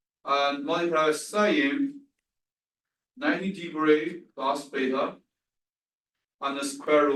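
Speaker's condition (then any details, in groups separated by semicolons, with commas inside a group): No condition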